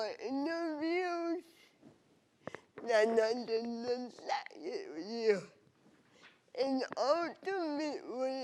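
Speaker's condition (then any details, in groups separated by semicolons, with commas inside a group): Cerebral palsy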